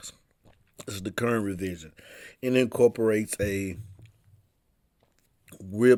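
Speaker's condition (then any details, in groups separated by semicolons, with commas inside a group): No condition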